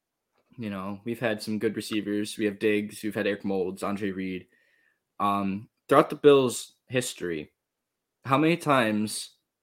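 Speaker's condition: No condition

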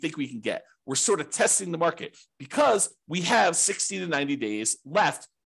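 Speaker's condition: No condition

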